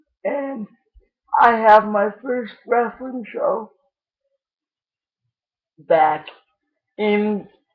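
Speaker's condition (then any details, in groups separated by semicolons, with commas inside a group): Cerebral palsy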